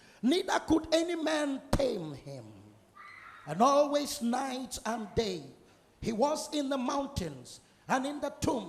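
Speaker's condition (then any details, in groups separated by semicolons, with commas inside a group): No condition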